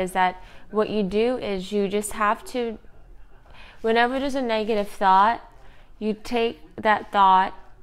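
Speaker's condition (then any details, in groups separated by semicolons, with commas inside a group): No condition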